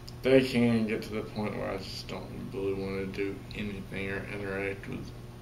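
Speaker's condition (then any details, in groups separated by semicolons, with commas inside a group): Traumatic brain injury; severe, both sides of body affected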